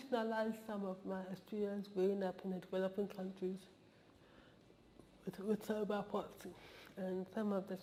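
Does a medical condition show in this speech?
Yes: cerebral palsy.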